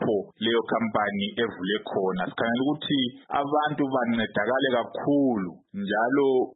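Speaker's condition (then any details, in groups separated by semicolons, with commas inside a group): No condition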